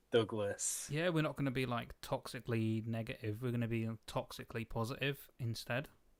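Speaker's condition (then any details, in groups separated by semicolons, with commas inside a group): No condition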